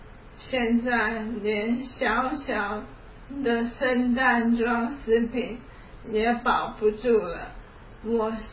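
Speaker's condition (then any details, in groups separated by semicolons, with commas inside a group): ALS; onset about three years ago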